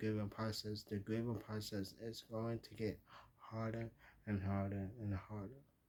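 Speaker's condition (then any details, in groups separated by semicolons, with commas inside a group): Traumatic brain injury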